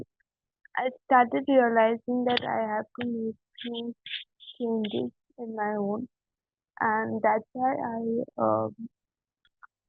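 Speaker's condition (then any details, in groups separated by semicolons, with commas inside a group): Cerebral palsy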